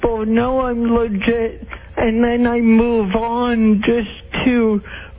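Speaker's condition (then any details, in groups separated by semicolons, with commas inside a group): Cerebral palsy; distinctive impaired speech on phone call, voice matches caller's stage act; speech impediment noted by audience member, voice sounds typical of cerebral palsy to hosts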